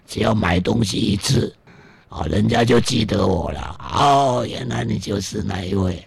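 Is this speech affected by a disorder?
Yes: vocal cord damage; vocal cord damage after cervical spine surgery, severe car accident 14 years ago, surgery two days later; symptoms greatly improved after Tzu Chi University senior fitness classes; unclear speech from vocal cord damage.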